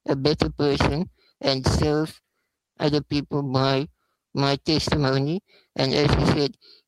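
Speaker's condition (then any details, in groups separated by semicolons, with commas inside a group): Spinal muscular atrophy; takes much longer to take effect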